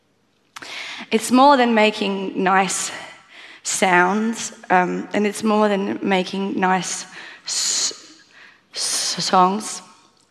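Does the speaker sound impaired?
Yes: stutter; lifelong stutter, adult woman aged 28 at talk, hidden or disguised for years; using smooth character voice during interview to avoid stuttering; no stutter when singing, singing common speech therapy, character voice smooth and confident, jaw and tongue strain when speaking a lot; here prolonged sounds, blocks.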